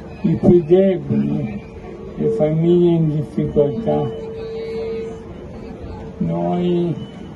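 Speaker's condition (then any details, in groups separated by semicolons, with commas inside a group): ALS; bulbar form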